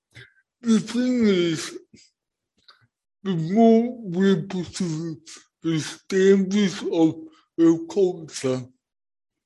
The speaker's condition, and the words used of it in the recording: Cerebral palsy. As he will say, listening to the first 5 minutes, I think I heard you say, is the hardest thing about someone who has a speech impediment.